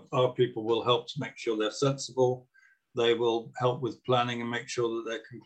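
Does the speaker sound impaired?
No.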